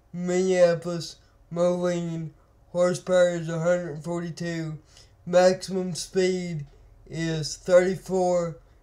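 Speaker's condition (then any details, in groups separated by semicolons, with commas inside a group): Cerebral palsy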